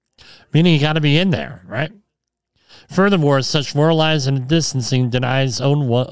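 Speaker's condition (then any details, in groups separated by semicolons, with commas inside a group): Cleft lip and palate; present since childhood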